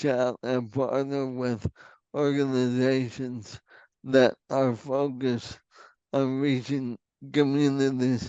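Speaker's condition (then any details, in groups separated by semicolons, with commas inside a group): ALS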